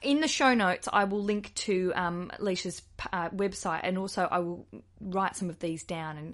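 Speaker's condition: No condition

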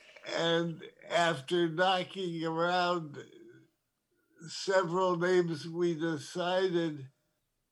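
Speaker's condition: Parkinson's disease; tremor

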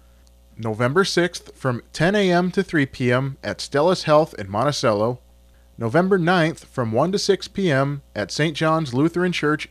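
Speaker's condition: No condition

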